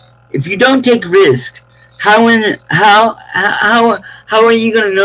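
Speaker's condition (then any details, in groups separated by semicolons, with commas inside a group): Cerebral palsy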